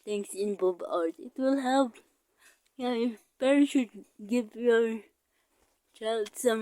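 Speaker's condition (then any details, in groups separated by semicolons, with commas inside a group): Cerebral palsy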